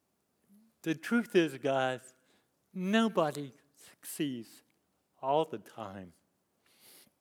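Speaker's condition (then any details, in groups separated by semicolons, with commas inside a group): Cerebral palsy; lifelong disability since youth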